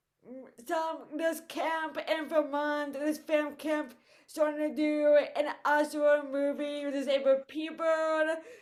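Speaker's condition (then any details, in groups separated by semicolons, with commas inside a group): Cerebral palsy; voice affected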